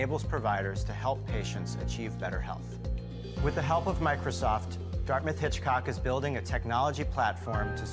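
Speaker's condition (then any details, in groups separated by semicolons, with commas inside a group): No condition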